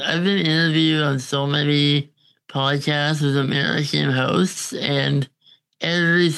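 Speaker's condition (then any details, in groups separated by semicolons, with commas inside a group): Congenital muscular dystrophy; uses ventilator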